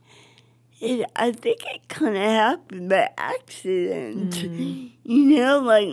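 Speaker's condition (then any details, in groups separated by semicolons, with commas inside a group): Cerebral palsy; affects speech, wheelchair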